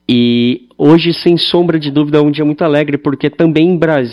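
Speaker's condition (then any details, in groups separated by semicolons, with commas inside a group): Cleft lip and palate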